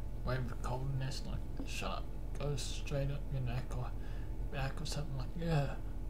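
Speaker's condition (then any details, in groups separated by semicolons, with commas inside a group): Cerebral palsy; cannot stand beyond 10 minutes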